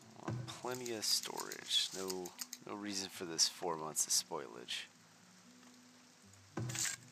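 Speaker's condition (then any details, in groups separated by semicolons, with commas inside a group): No condition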